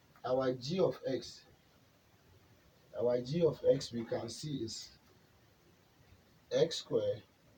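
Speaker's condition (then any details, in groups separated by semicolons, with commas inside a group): No condition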